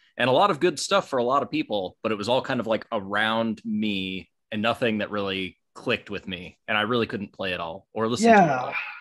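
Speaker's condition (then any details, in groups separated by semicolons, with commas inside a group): No condition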